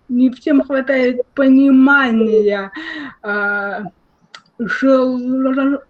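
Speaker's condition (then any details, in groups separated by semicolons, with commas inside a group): Cerebral palsy, spastic diplegia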